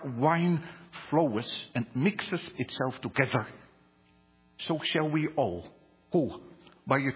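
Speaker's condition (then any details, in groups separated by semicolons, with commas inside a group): No condition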